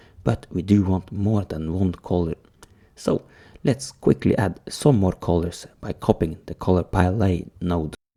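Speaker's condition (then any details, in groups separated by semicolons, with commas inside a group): No condition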